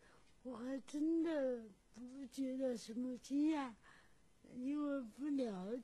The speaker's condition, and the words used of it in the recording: Cerebral palsy. 他听不清楚一个脑瘫人口齿不清的表白。